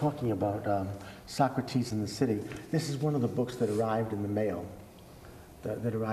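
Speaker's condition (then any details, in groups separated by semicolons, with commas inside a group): No condition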